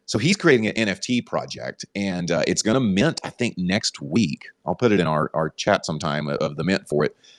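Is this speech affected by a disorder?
No.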